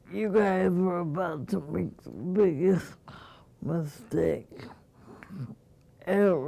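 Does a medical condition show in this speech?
Yes: cerebral palsy; present from birth, premature.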